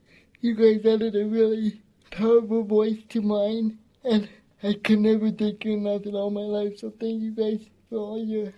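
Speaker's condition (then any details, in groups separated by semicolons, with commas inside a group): Cerebral palsy; gentle, calm, strong voice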